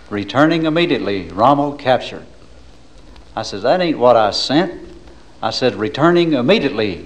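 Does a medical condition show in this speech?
No.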